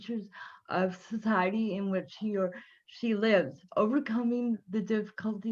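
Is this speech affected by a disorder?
Yes: cerebral palsy.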